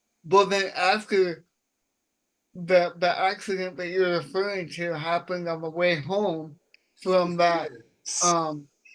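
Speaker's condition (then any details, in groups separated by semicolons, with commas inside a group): Cerebral palsy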